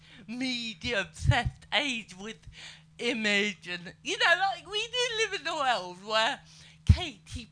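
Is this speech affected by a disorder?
Yes: cerebral palsy; slow walking, poor handwriting; slow to reach stage, sits on plinth on stage; able to speak and move.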